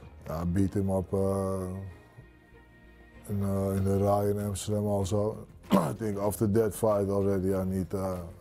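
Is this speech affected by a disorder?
No.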